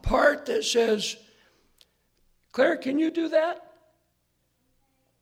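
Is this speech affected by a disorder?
Yes: hoarseness after vocal cord surgery; hoarse voice, hard for listeners to hear, not smooth.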